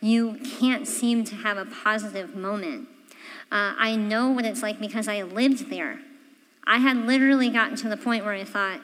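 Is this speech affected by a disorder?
Yes: cleft palate; congenital.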